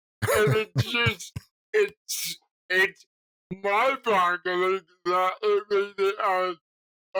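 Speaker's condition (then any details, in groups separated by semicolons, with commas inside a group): Cerebral palsy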